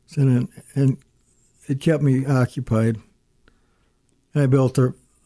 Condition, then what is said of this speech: Parkinson's disease. I have stutters and stammers in there, so pardon me for that, but what you see is what you get.